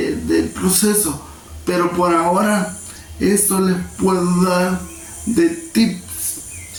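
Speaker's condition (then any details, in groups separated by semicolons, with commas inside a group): Cerebral palsy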